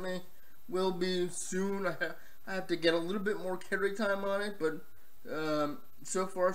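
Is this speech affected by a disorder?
Yes: cerebral palsy, spastic diplegia.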